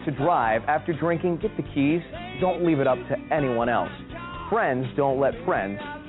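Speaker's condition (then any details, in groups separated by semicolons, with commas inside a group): No condition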